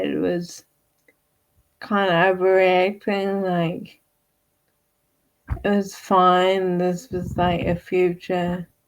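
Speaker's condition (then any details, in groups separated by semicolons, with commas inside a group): Friedreich's ataxia; inherited, wheelchair user; diagnosed age 7, progressive, increasing stiffness; gets winded, speaking sometimes difficult, weak voice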